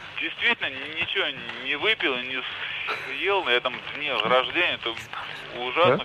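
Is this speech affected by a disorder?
Yes: stuttering; stuttering since childhood; on-air hypnosis session by Yuri Longo, stutter paused briefly then returned, worsened by fear of being on air; slight stutter, fluent when repeating suggested phrases, stutter returns when attention drawn; here prolonged sounds.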